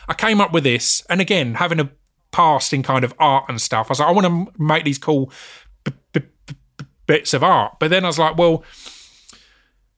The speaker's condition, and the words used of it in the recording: Stuttering. As you saw then, I stammered on it. I tried to say it, I stammered, but